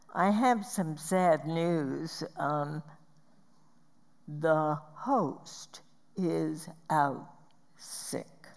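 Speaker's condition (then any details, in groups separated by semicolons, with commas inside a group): Spasmodic dysphonia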